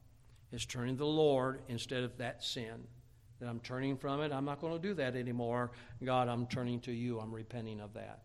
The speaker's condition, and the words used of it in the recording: No condition.